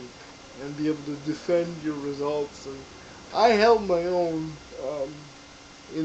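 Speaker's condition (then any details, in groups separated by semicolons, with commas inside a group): Cerebral palsy; diagnosed in infancy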